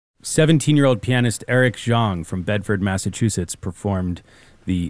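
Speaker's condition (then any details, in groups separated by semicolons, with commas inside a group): No condition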